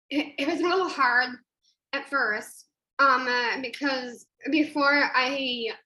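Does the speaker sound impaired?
Yes: Down syndrome; studied public speaking, public speaker about 12 years, coached by Diane Jensen, called wonderful speaker.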